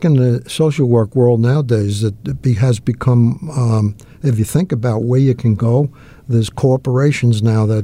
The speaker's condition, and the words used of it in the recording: No condition.